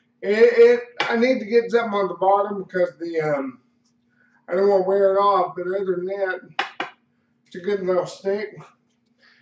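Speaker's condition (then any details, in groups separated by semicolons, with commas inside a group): Cerebral palsy; slight speech impediment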